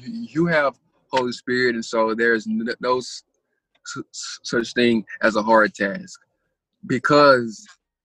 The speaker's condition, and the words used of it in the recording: Stuttering. And so, hey, I'll stutter as long as I want.